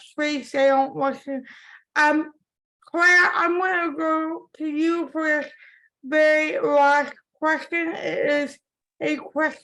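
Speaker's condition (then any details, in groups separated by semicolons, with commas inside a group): Cerebral palsy; from birth; impaired speech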